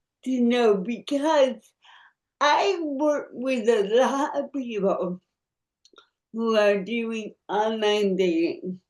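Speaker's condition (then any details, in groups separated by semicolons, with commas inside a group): Cerebral palsy; noticeably affected speech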